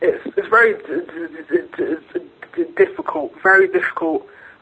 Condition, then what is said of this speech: Stuttering. Yeah, of course, because it's impossible to hide my stutter.